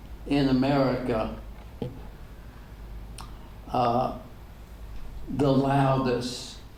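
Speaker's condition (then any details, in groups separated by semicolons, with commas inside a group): ALS; degenerative; diagnosed ten years ago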